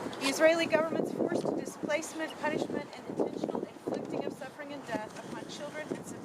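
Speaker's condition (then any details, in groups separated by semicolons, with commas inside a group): No condition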